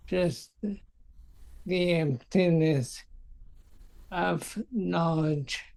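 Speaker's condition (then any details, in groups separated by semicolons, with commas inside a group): Multiple sclerosis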